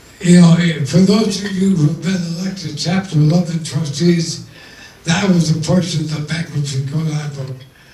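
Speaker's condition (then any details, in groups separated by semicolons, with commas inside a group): ALS; wheelchair user; loss of voice, limited ability to talk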